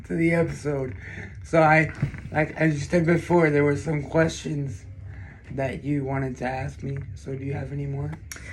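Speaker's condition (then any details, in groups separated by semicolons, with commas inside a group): Cerebral palsy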